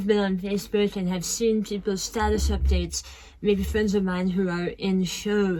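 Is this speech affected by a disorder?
Yes: tongue cancer; half of tongue lost; survivor, in recovery; speech impediment, drinks shakes.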